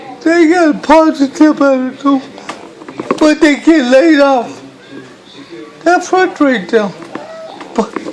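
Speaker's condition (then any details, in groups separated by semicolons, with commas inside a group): Cerebral palsy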